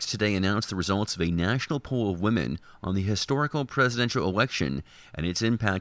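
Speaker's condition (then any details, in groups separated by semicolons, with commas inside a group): No condition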